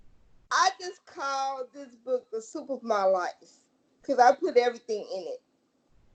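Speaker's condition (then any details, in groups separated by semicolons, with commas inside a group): Cerebral palsy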